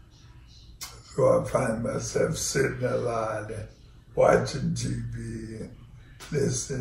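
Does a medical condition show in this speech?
Yes: ALS.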